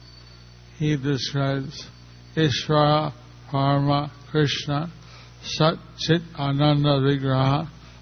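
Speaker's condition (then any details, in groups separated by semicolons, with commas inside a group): Stroke; checks whether listeners understand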